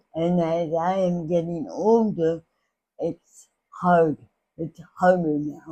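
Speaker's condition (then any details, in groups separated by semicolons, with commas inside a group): Cerebral palsy; from birth, dislocated hips, many operations; speech impairment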